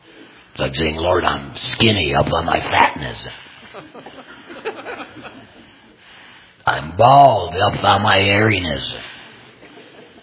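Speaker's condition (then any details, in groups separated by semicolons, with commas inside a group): Total laryngectomy; no pain speaking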